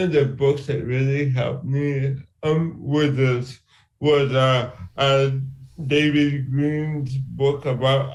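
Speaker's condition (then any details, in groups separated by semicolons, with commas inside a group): Cerebral palsy; from birth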